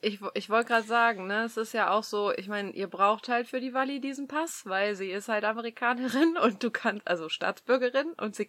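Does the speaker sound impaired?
No.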